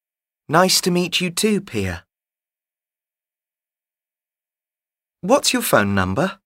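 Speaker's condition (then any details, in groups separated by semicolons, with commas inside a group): No condition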